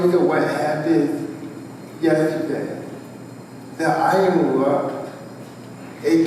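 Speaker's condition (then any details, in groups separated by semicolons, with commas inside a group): Cerebral palsy, spastic quadriplegia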